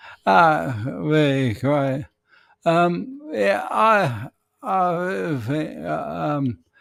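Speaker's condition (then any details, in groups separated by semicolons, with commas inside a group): ALS; voice may sound peculiar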